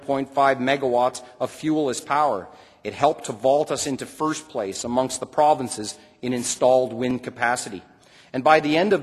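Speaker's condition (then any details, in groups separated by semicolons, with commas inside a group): No condition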